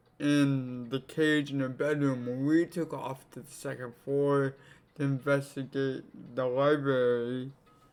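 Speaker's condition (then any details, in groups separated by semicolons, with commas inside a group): Cerebral palsy; affects legs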